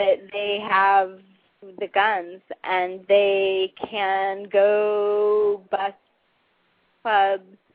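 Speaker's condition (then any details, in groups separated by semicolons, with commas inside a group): Cerebral palsy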